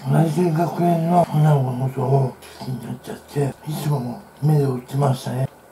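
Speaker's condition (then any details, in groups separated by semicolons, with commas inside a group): Tongue cancer, partial glossectomy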